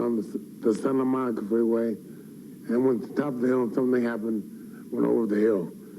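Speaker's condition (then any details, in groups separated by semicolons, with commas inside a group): Parkinson's syndrome; no tremor; sometimes slurred speech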